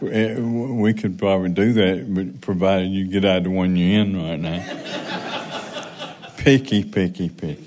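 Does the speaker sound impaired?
Yes: Parkinson's.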